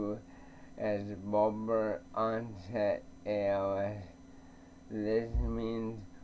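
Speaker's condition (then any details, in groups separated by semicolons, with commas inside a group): ALS; bulbar onset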